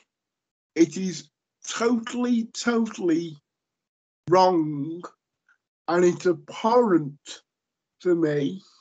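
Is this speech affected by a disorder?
Yes: cerebral palsy; lifelong.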